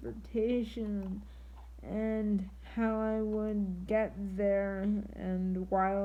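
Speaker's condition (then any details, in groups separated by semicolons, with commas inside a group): Triplegic cerebral palsy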